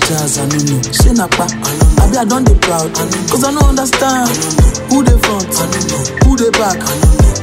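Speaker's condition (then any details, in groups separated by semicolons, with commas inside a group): No condition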